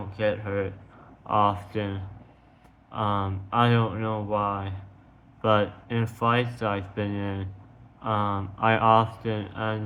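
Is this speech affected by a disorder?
Yes: tongue cancer surgery.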